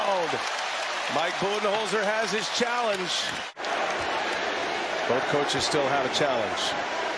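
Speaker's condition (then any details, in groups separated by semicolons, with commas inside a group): No condition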